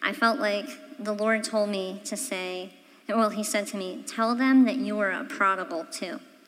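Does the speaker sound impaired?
Yes: cleft palate; congenital.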